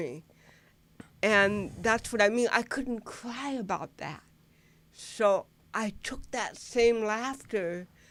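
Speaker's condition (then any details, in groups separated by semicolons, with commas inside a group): Cerebral palsy; lifelong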